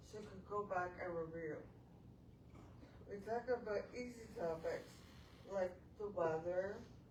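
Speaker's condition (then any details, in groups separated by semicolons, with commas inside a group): Traumatic brain injury; eight years since injury; difficulty talking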